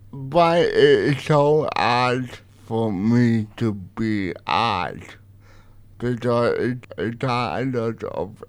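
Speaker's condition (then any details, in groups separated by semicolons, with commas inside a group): Cerebral palsy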